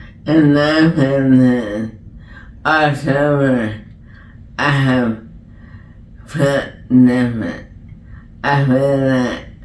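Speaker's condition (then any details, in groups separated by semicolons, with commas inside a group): ALS; treatment about 2 years, speech and swallowing improving, pseudobulbar affect; was unintelligible, now clearer and louder, lip weakness remains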